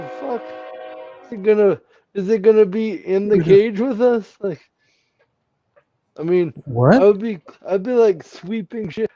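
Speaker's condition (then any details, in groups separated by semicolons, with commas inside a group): Cerebral palsy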